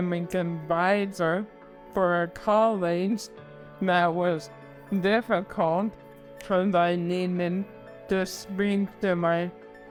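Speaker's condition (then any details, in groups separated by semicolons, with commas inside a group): Bulbar-onset ALS; progressively worse, voice trouble two years before diagnosis, fairly independent; hoarse harsh voice, extremely short of breath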